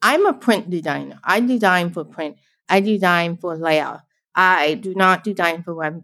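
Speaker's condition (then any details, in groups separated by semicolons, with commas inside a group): Deafblind, born deaf; hearing aid on right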